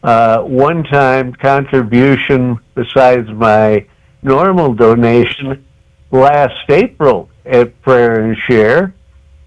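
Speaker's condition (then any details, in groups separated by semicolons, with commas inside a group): Cerebral palsy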